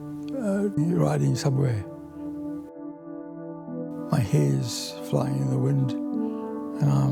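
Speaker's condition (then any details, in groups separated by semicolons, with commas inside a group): Parkinson's disease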